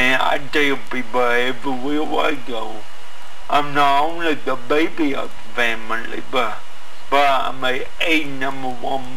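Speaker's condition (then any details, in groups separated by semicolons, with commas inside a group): Cerebral palsy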